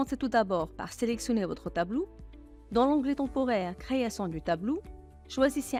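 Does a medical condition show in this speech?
No.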